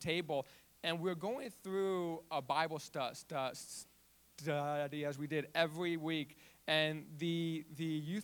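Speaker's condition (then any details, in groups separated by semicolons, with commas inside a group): Stutter; stutter since childhood; still has speech impediment, speaks publicly from front stage; avoided speaking in class when younger, felt less clear than peers; repeated sounds, repeated words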